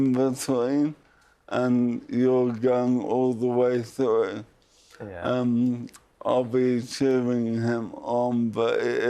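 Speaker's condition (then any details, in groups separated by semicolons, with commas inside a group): Motor neurone disease; sounds different now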